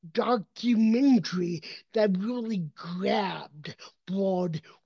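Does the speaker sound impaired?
Yes: cerebral palsy; non-progressive.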